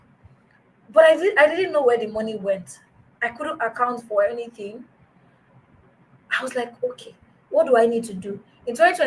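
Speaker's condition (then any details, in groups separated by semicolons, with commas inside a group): No condition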